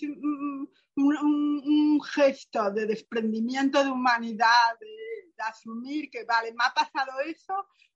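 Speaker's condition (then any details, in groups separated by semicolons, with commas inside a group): Profound bilateral hearing loss, post-meningitis profound bilateral sensorineural hearing loss; speech surprises people given deafness, childhood speech therapy abroad, relies on lip reading and facial gestures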